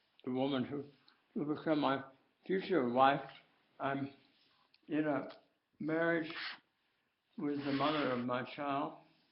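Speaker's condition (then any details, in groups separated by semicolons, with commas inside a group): Tongue cancer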